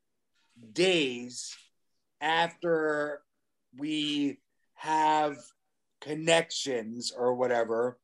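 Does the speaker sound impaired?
Yes: aphasia; aphasia caused by motorcycle wreck, now disabled.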